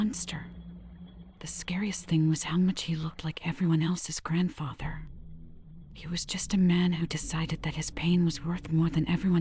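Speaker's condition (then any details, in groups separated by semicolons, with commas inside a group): No condition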